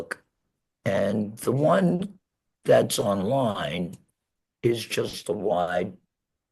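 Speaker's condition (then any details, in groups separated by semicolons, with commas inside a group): Laryngectomy; laryngectomy after throat cancer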